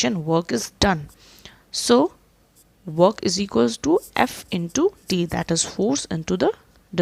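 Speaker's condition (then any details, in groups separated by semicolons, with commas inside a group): No condition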